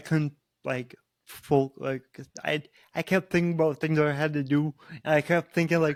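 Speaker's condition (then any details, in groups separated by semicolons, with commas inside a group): Cerebral palsy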